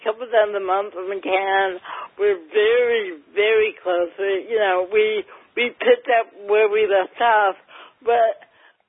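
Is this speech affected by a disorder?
Yes: cerebral palsy, mild; mildly affects speech.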